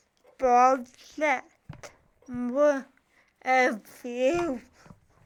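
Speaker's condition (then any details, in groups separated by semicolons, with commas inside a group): Cerebral palsy; from birth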